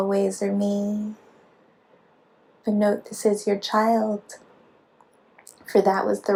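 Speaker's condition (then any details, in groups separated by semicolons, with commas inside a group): No condition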